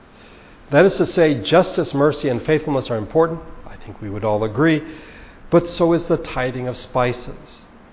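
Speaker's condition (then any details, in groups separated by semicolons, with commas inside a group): No condition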